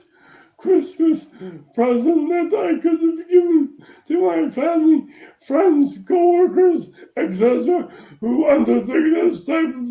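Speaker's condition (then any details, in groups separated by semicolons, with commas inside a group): Traumatic brain injury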